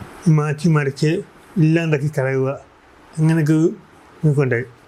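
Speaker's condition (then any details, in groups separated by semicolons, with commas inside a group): Cerebral palsy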